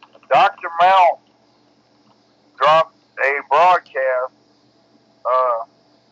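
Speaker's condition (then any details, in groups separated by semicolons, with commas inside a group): Cerebral palsy; bedbound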